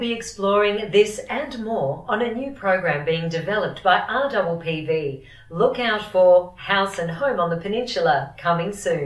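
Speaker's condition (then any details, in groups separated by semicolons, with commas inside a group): No condition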